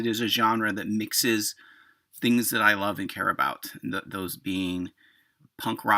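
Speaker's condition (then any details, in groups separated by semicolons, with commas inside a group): No condition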